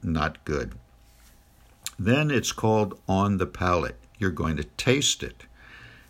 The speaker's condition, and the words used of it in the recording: No condition.